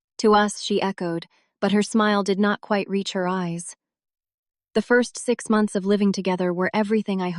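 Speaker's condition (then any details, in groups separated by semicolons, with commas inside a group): No condition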